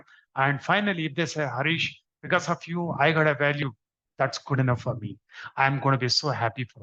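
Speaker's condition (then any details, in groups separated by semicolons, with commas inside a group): No condition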